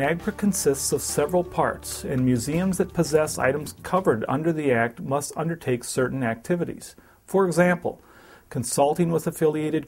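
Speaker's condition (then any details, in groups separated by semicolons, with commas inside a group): No condition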